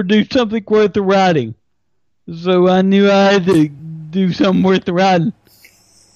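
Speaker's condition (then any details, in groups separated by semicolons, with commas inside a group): Friedreich's ataxia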